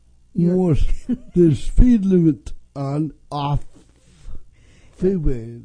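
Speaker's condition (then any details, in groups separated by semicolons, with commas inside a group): Cerebral palsy; congenital, since birth, labelled mildly mentally disabled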